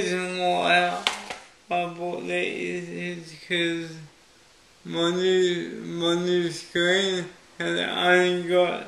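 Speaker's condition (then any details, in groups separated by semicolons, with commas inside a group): Cerebral palsy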